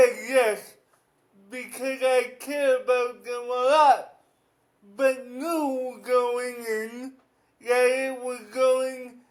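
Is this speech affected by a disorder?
Yes: cerebral palsy; affects whole body.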